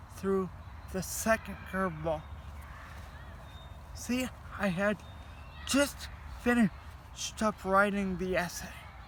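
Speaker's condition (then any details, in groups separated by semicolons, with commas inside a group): Cerebral palsy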